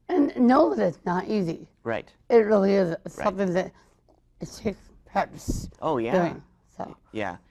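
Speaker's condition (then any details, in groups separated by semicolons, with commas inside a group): Cerebral palsy, mild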